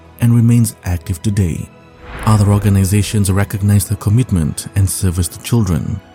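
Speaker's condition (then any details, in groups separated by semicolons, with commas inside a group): No condition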